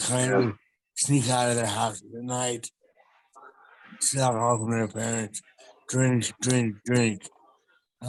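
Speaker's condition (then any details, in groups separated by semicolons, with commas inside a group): Traumatic brain injury; car crash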